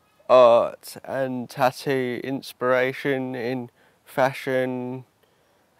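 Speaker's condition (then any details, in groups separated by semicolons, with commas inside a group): Cerebral palsy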